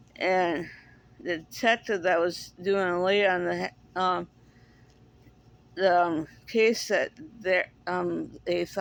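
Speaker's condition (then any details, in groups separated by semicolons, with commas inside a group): Cerebral palsy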